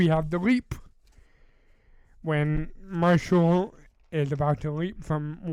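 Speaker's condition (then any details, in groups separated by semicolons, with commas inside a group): Cerebral palsy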